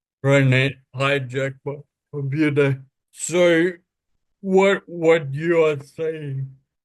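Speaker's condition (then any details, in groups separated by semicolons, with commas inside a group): Friedreich's ataxia; spasticity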